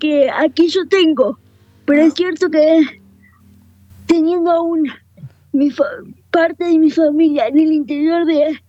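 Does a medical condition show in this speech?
Yes: cerebral palsy, quadriparesis.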